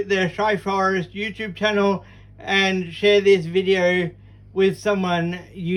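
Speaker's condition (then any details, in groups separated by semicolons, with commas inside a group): Cerebral palsy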